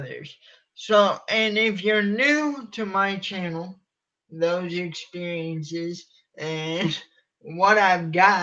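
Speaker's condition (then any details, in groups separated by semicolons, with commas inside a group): Cerebral palsy; from birth, uses wheelchair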